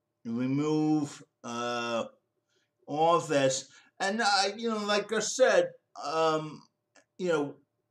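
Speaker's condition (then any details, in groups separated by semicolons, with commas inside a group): Cerebral palsy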